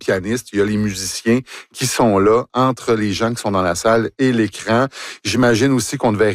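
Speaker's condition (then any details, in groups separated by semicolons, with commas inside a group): No condition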